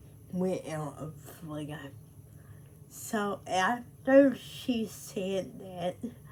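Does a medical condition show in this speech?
Yes: cerebral palsy; speech affected.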